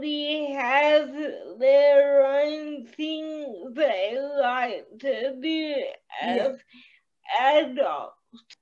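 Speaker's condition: Cerebral palsy

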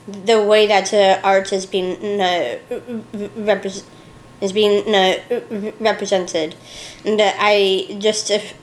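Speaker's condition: Down syndrome; lifelong, three copies of the 21st chromosome; age 34

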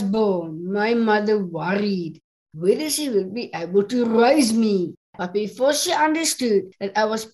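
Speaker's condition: Down syndrome; age 40

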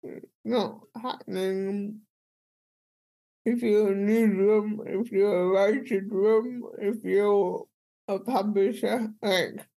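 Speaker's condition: Cerebral palsy; speech impediment

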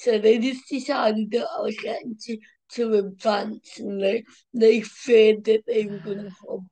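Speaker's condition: Cerebral palsy, mild

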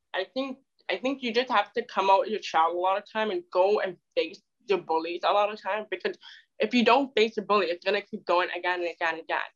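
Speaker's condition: Deafness; wears hearing aid

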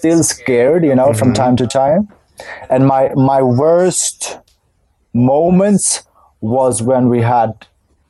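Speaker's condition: Stuttering; stutter since childhood, ten times worse in childhood, improved over years, speech therapy from age 10-11; still stutters, still fears speaking in front of people; fears getting stuck, especially in presentations and public speaking; repeated words, blocks

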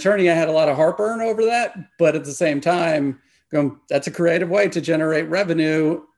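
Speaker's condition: No condition

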